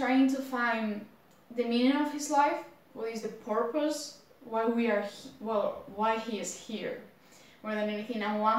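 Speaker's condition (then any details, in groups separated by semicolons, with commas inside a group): No condition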